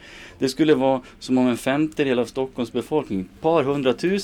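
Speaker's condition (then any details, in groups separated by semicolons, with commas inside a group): No condition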